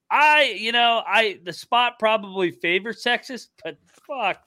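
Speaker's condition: No condition

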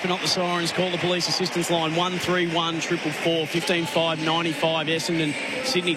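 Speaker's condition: No condition

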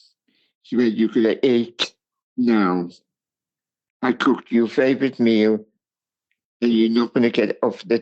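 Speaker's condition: Cerebral palsy; speech impairment

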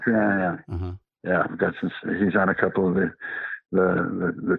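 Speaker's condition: Parkinson's; past cancer

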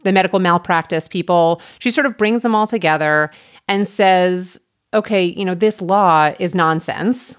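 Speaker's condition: No condition

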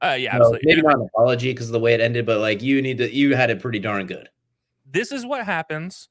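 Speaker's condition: No condition

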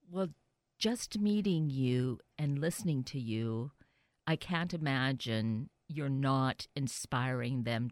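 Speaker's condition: No condition

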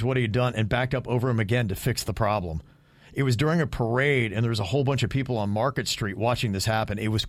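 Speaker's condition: No condition

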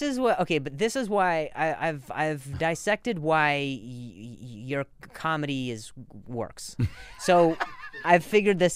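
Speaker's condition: Stutter; years of speech therapy with teacher Naomi including during quarantine, TMJ; ongoing speech therapy with Naomi linking emotions and speech; known words sometimes not coming out, worse under pressure or attention, shoulder and jaw tension; repeated sounds, repeated words

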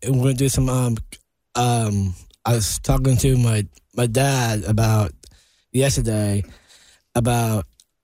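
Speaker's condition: Down syndrome

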